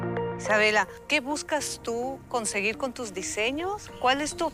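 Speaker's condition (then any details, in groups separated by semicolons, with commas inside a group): No condition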